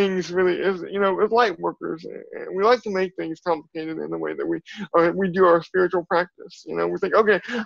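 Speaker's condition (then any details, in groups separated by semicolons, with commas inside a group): Cerebral palsy; from birth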